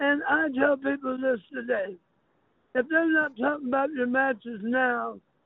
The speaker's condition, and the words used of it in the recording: Throat cancer. I just have a speech impediment now.